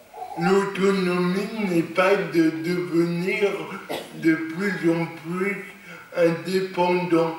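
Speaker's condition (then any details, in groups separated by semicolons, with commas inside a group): Cerebral palsy; lifelong, non-progressive; stable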